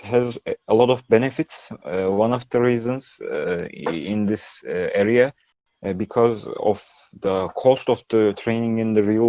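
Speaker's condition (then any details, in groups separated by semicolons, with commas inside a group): No condition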